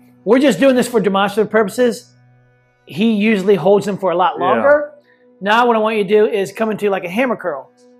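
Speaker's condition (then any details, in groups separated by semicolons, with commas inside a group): No condition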